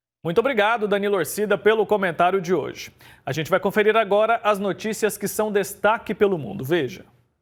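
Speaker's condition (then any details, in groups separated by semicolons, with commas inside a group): No condition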